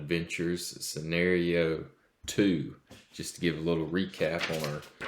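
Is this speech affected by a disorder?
No.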